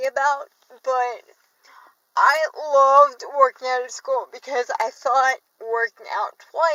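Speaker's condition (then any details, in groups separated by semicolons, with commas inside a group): Cerebral palsy; from birth, affects walking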